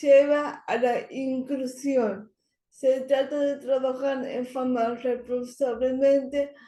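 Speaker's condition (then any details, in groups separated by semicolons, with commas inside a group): Cerebral palsy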